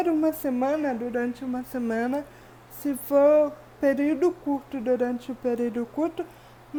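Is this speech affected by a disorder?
Yes: cerebral palsy.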